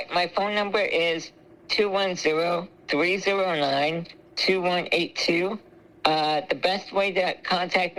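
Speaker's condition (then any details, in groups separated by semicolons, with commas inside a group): Spinal muscular atrophy; ventilator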